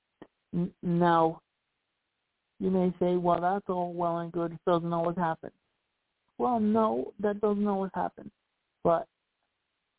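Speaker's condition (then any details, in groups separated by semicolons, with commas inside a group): Cerebral palsy; voice improved over last year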